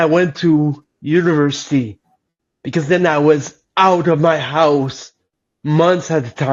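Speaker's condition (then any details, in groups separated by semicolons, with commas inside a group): Cerebral palsy; lifelong; age 45, childhood physiotherapy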